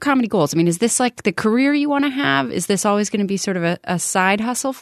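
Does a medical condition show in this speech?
No.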